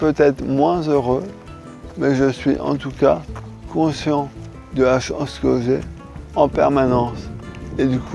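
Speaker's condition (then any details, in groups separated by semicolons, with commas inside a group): Charcot disease (ALS); voice worsening, articulation problems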